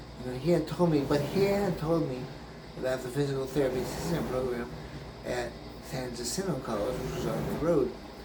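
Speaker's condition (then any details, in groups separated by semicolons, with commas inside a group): Brain injury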